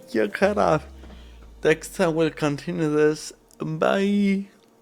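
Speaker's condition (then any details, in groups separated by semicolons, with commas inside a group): Cerebral palsy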